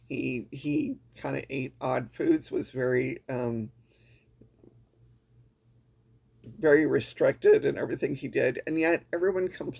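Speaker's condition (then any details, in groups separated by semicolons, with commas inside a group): No condition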